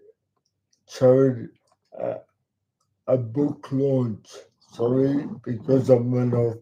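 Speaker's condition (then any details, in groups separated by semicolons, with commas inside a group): Cerebral palsy; talks slowly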